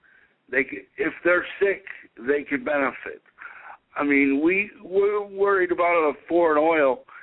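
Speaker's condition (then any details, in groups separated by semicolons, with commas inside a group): Cerebral palsy; able to speak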